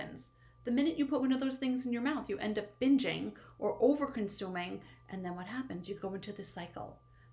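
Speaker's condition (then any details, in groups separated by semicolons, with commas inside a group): No condition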